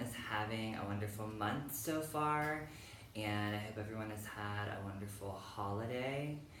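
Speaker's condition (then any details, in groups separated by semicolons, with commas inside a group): No condition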